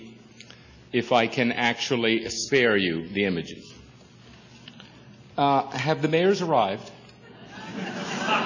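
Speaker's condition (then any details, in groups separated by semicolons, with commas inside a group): No condition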